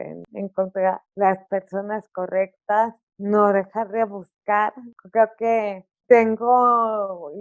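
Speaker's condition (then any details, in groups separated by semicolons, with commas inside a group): Cerebral palsy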